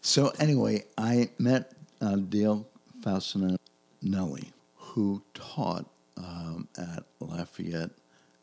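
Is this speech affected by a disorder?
Yes: aphasia after stroke; stroke during heart procedure for suspected blockage, sedated, breathing tube, 5 days in ICU; over 7 years recovery, speech therapy with Rebecca, Katie Murphy, CrossFit with Mesa, public speaker; very hard time speaking, knows what to say, speech returned after about two and half years.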